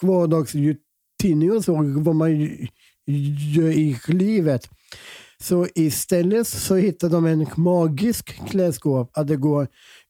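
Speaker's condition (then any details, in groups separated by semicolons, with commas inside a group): Down syndrome; present from birth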